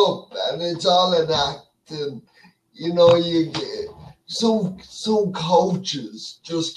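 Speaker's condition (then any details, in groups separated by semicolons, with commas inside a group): Cerebral palsy; speech affected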